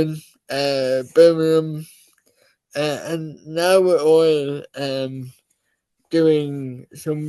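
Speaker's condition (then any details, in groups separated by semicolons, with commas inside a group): Cerebral palsy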